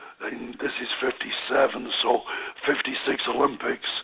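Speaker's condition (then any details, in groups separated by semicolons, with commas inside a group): Voice box damage after neck operation; voice affected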